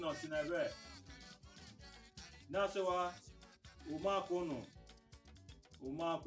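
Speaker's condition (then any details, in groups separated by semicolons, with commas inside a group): No condition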